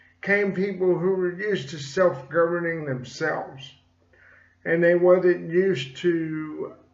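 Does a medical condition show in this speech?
Yes: cerebral palsy; slight speech impediment.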